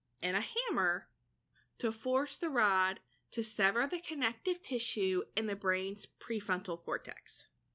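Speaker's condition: No condition

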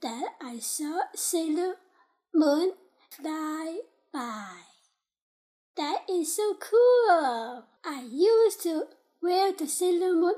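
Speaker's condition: Down syndrome; developmental disability

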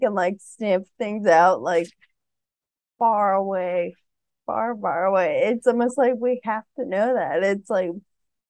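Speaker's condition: Friedreich's ataxia

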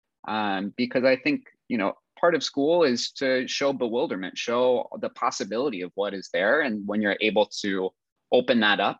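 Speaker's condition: No condition

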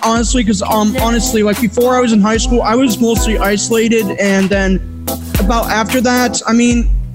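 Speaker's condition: No condition

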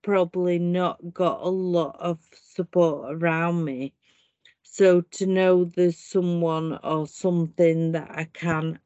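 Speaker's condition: Primary lateral sclerosis; leg tightness, foot catching, then upper limbs, writing, speech; first diagnosed hereditary spastic paraplegia, later changed; speech affected, noticed about 12 months before others noticed

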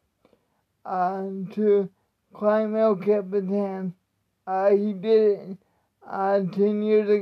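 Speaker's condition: Cerebral palsy; many physical tasks not possible

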